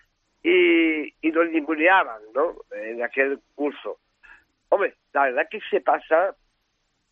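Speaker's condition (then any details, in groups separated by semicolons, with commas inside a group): Down syndrome; trisomy 21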